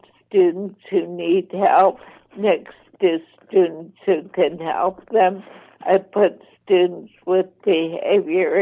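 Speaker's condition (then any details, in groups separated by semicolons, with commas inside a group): ALS, mild; voice slightly impaired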